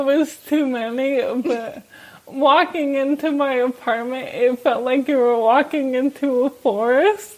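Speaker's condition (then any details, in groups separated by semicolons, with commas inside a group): ALS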